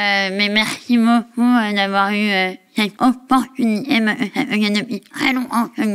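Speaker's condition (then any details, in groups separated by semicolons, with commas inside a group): Facial palsy; left side of face affected; onset in childhood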